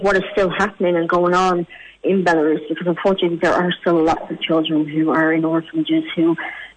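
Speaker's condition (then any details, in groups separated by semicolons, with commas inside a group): Cleft palate; congenital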